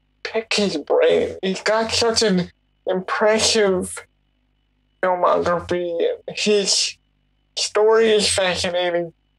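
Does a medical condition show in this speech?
Yes: cerebral palsy.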